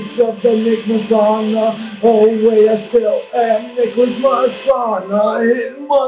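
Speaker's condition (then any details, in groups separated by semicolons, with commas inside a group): Brain injury; bicycle accident head injury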